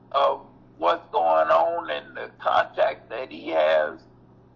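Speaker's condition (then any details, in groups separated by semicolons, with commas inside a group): Cerebral palsy; mobility affected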